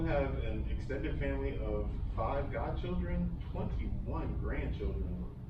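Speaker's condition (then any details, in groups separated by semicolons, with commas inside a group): No condition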